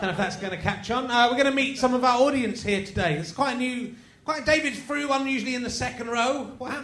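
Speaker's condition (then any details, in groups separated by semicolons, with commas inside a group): No condition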